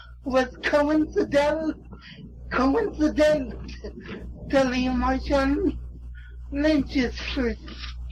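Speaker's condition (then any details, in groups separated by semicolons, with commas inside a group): Cerebral palsy; 3 months premature, affects arms and legs; no pitch control, may be hard to understand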